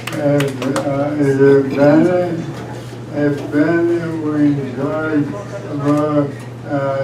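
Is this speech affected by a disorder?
Yes: ALS.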